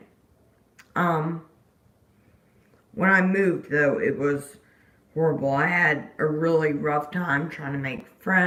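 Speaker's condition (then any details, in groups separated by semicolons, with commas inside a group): Disability causing slurred speech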